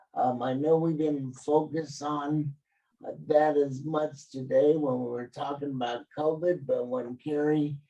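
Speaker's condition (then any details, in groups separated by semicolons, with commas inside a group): Cerebral palsy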